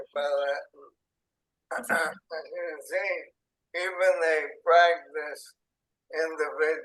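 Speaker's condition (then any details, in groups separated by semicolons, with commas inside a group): ALS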